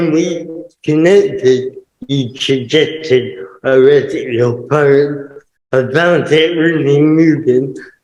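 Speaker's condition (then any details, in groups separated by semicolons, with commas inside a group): Cerebral palsy; permanent wheelchair user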